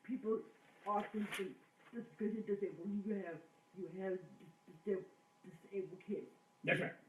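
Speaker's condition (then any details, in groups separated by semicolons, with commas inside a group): Cerebral palsy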